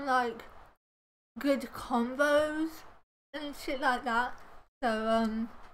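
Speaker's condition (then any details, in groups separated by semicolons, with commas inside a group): Cerebral palsy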